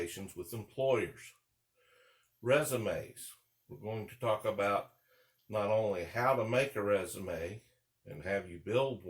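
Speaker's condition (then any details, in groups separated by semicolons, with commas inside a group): No condition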